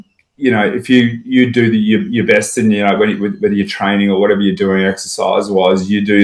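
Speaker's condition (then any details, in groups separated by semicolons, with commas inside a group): No condition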